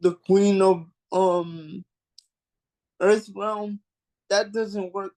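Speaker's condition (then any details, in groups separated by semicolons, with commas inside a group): Cerebral palsy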